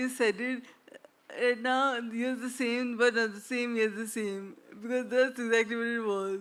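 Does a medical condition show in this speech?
Yes: traumatic brain injury.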